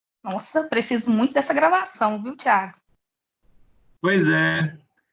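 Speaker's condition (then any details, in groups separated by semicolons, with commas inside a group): No condition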